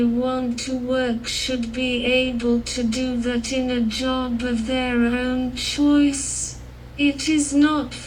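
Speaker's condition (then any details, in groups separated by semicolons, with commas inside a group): Cerebral palsy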